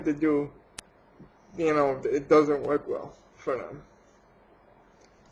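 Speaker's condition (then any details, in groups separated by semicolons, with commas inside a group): Cerebral palsy; has had surgery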